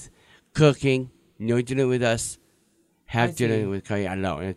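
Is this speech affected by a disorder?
Yes: Down syndrome.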